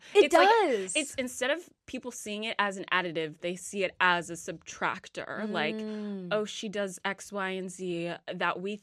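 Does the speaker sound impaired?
No.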